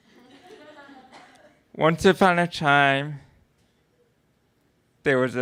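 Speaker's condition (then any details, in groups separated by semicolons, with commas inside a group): Cerebral palsy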